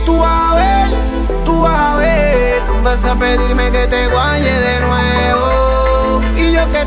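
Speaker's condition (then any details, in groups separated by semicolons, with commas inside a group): No condition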